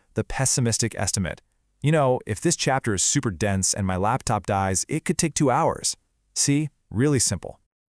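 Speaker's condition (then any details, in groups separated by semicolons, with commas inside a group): No condition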